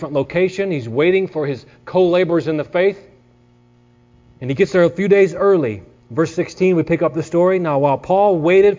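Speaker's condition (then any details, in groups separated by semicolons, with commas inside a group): No condition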